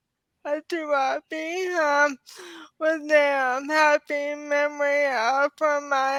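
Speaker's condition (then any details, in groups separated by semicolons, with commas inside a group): ALS; diagnosed in early 30s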